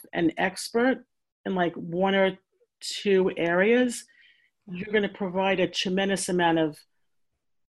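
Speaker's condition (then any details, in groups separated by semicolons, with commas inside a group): Stuttering; person who stutters, personal experience of stuttering, involved in support groups for adults who stutter; earlier felt speech not fluent enough to specialize in stuttering therapy; prolonged sounds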